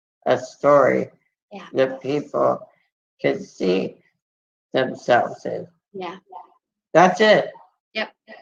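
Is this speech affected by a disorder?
Yes: muscular dystrophy; multiple surgeries.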